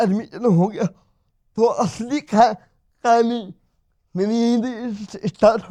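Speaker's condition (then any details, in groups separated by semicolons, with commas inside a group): Cerebral palsy; cerebral palsy, from birth, affects body movement; late sitting and walking, now runs long distance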